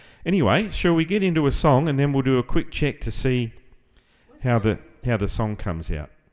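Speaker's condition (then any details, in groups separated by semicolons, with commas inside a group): No condition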